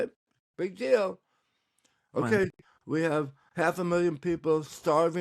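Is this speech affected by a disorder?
Yes: tongue cancer; recovering, tongue exercises.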